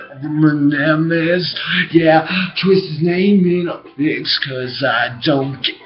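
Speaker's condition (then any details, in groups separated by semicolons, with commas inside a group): Brain injury; bicycle accident head injury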